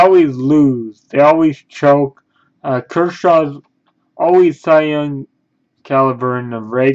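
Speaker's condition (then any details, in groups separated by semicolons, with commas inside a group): Cerebral palsy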